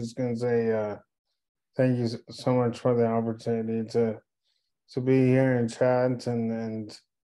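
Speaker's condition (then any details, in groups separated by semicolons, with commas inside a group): Cerebral palsy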